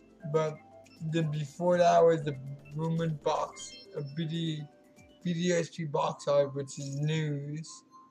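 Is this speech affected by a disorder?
Yes: cerebral palsy; affects legs.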